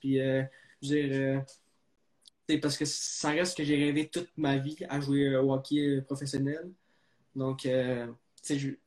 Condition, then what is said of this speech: Stuttering. Mais je dirais euh, ben, que c'est vraiment plus euh, euh, ben, dans les moments ben, que je peux être stressé.